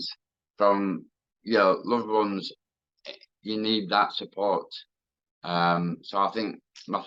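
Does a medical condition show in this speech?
Yes: mouth cancer; tumour under tongue base, bilateral neck node spread; cancer free, chemotherapy, 35 radiotherapy sessions, stage four at diagnosis.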